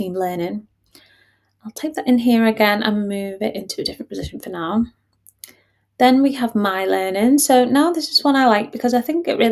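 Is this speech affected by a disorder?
No.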